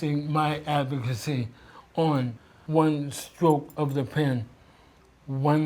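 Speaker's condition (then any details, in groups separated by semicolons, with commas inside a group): ALS; slurred speech early sign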